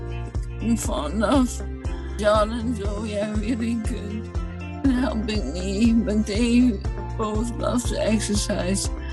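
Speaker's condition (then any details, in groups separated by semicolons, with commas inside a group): Parkinson's; intense exercise such as cycling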